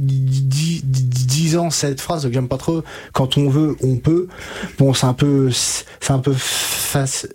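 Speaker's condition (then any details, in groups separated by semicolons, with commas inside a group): Stuttering; onset age 5 to 6, untreated, from about 20 several years therapy with Catherine Daubier, Nancy; age 33, about 28 years since onset, uses fluency techniques from stuttering therapy; blocks and repetitions now, from 5 to 20 could not say sentence without blocking, gestured fingers; repeated sounds, prolonged sounds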